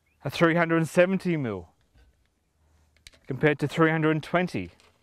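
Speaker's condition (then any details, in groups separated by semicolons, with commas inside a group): No condition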